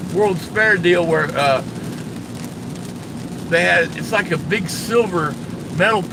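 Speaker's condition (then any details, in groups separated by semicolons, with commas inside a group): No condition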